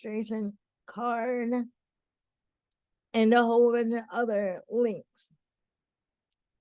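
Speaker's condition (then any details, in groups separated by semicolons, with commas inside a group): Cerebral palsy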